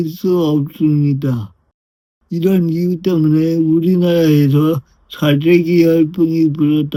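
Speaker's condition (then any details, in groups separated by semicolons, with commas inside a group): Brain lesion disability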